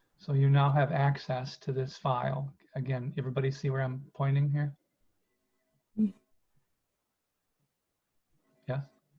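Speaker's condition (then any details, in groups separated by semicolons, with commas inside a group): No condition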